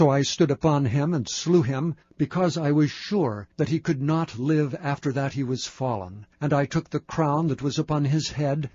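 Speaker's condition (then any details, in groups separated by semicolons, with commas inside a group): No condition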